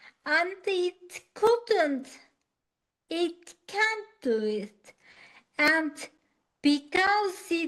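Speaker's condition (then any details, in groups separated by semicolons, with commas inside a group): Acquired ataxia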